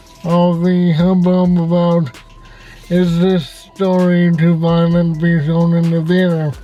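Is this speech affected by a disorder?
Yes: cerebral palsy, severe; spastic type.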